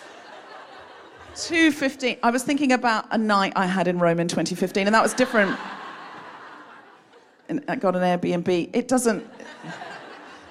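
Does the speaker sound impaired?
No.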